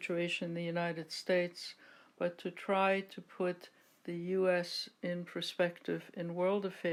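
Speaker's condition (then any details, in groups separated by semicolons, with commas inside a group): No condition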